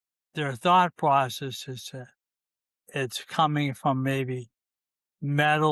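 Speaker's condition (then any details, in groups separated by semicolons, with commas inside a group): ALS, C9 mutation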